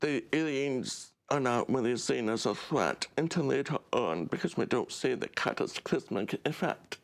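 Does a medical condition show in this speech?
Yes: deaf; relies on subtitles rather than audio.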